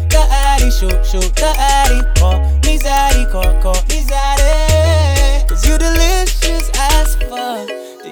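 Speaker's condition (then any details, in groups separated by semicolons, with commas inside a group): No condition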